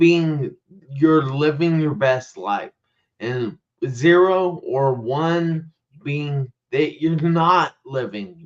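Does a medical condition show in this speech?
Yes: traumatic brain injury.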